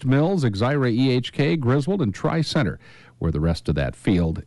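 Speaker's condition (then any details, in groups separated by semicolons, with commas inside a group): No condition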